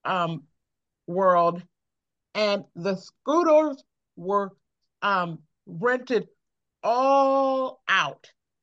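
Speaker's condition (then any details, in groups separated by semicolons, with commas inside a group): Aphasia after stroke; over a year since stroke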